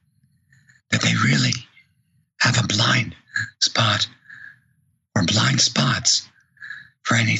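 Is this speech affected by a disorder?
Yes: vocal cord paralysis; attributed to early childhood trauma.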